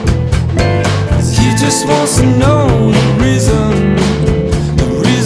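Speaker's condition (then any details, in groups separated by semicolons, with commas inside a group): No condition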